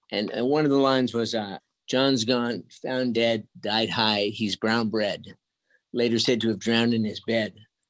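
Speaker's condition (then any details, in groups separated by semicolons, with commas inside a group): Early-onset Parkinson's disease; about 30 years since diagnosis, progressing, spasticity, uncontrolled movements when over-medicated, walking difficult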